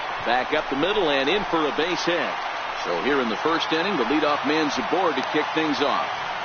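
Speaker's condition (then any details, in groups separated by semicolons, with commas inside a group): No condition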